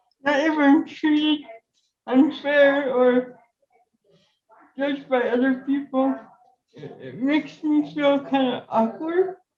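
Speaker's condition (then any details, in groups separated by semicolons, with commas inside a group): Cerebral palsy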